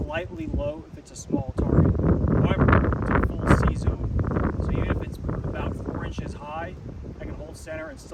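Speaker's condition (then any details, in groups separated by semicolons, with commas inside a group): No condition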